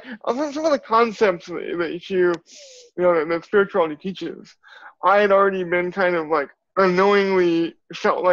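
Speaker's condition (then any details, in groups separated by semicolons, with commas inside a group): Cerebral palsy; from birth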